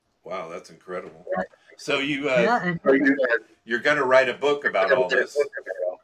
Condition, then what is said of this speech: None; typical speech.